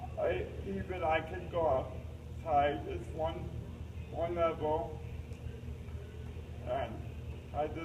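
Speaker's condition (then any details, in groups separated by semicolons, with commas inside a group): Cerebral palsy; uses a lift for transfers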